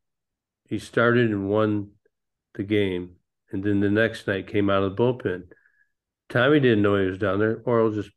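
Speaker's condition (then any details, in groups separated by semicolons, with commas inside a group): Parkinson's disease; pickleball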